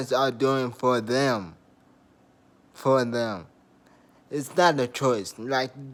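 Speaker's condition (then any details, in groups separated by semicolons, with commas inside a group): Traumatic brain injury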